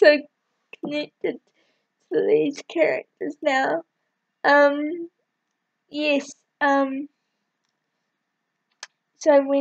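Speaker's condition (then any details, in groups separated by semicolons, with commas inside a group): Cerebral palsy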